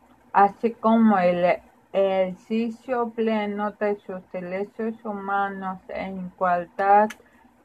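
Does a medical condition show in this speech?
Yes: hypotonic cerebral palsy; poor balance, difficulty walking, slow writing; difficulty speaking.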